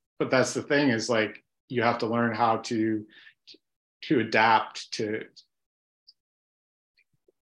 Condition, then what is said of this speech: Stuttering. And eventually I worked up to showing all of my stuttering all the time.